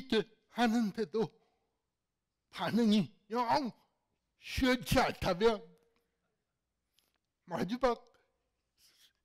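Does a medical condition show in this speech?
Yes: cerebral palsy; fairly severe in childhood.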